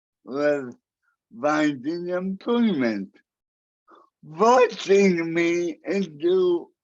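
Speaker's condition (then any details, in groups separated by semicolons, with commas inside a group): Cerebral palsy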